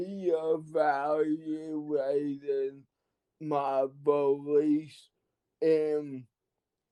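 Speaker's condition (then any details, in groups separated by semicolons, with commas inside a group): Cerebral palsy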